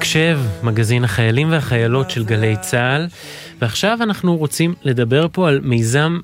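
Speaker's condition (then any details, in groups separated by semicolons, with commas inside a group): No condition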